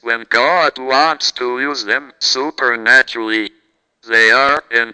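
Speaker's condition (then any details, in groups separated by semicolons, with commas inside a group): Cerebral palsy, speech-generating device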